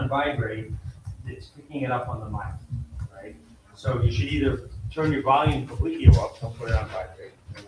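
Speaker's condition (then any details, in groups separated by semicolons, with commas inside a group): No condition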